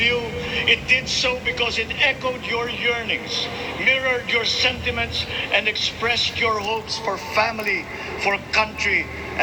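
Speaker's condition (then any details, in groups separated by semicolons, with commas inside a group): No condition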